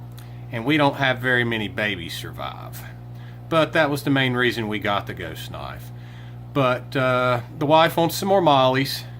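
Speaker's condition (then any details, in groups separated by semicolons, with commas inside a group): No condition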